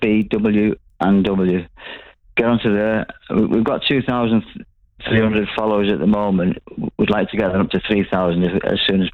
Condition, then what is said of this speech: Parkinson's disease. I'm finding some issues trying to find the words to actually come out of my mouth.